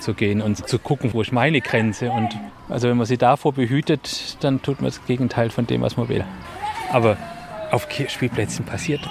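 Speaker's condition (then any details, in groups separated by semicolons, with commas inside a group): No condition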